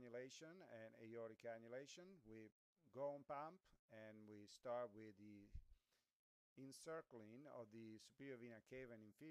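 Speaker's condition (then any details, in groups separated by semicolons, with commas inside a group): No condition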